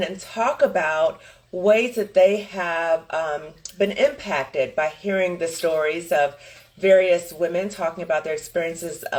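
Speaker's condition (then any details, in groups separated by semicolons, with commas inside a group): No condition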